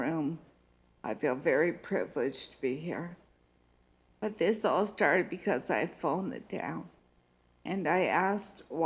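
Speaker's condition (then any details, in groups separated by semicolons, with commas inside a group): Multiple sclerosis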